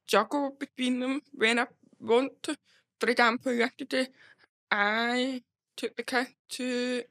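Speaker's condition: Deafness; hearing loss

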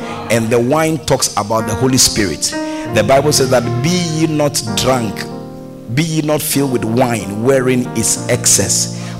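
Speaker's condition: No condition

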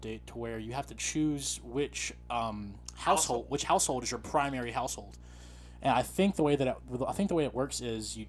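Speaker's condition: No condition

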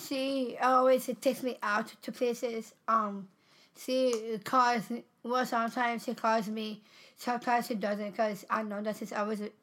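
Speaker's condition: Down syndrome; makes a particular noise, named as a Down syndrome challenge

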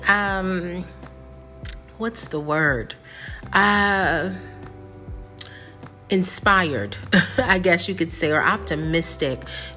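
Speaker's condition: No condition

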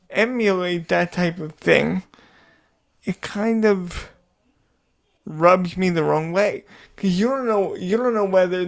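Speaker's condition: Cerebral palsy; cerebral palsy diagnosed when young

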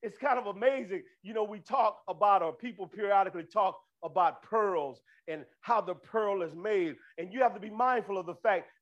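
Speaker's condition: No condition

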